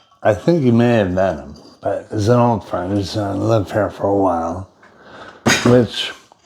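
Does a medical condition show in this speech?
Yes: brain injury.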